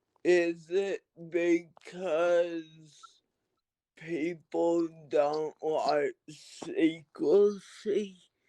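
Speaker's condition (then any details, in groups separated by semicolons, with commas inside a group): Cerebral palsy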